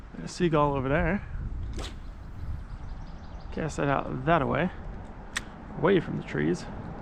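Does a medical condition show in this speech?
No.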